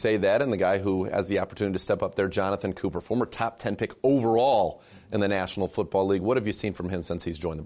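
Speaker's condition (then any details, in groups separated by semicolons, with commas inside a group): No condition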